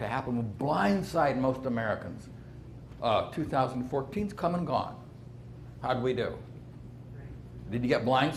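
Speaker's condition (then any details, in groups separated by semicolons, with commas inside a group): No condition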